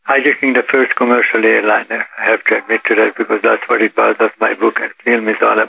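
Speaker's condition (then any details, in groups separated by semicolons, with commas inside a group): Parkinson's disease; practices 1 hour)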